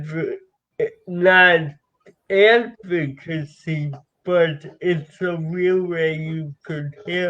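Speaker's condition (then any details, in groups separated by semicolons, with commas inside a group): Cerebral palsy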